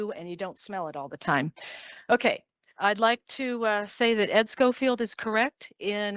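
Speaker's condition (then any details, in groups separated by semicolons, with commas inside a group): No condition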